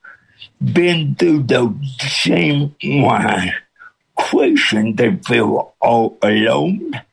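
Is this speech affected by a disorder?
Yes: cerebral palsy with speech impediment; cerebral palsy since birth; John Hayes feared nobody could understand, audience followed within minutes.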